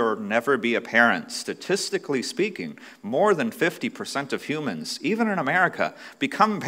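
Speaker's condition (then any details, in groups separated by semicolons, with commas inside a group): No condition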